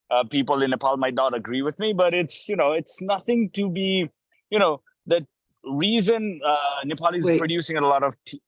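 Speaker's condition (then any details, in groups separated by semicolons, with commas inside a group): No condition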